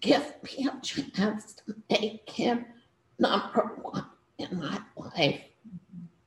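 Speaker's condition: Spasmodic dysphonia; neurological, vocal cords function only in spasms; trouble speaking during talk; unable to speak normally, voice produced in spasms

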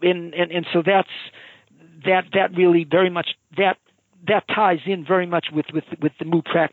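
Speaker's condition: Stuttering; stuttering since age 4; repeated sounds, repeated words

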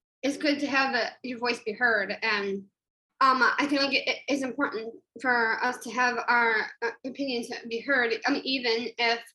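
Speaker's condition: Down syndrome; coached by Diane Jensen

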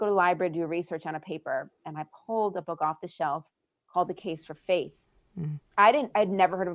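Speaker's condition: No condition

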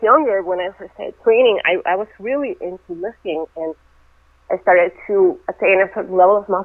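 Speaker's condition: No condition

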